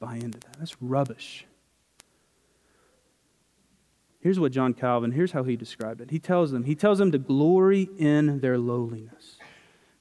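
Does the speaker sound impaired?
No.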